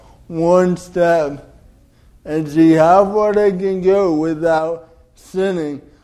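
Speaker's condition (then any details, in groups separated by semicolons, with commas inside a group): Cerebral palsy; diagnosed at 18 months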